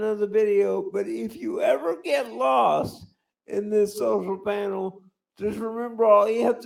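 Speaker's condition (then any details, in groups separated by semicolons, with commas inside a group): Cerebral palsy; speech sounds drunk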